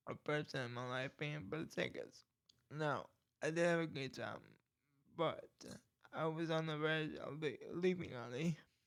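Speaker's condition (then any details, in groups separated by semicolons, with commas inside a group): Cerebral palsy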